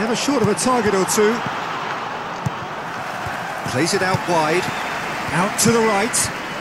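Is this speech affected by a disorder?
No.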